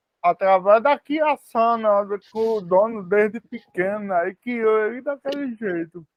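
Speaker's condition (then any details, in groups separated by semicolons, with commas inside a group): Spastic cerebral palsy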